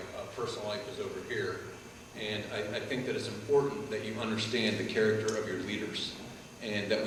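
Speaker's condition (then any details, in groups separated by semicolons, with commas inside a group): No condition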